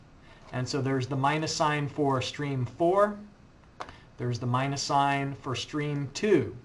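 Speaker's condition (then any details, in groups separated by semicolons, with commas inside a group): No condition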